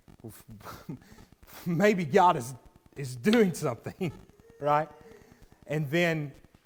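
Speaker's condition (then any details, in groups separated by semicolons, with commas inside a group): No condition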